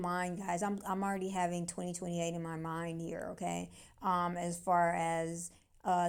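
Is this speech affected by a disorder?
No.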